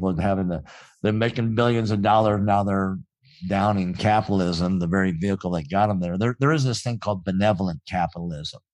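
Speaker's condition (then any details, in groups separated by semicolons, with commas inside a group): Cleft palate; congenital cleft palate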